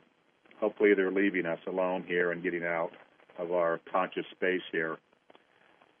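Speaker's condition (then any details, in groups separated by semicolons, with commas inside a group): No condition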